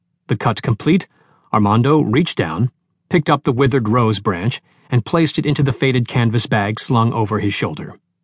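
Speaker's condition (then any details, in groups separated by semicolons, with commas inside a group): No condition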